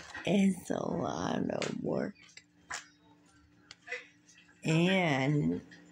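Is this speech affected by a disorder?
Yes: muscular dystrophy.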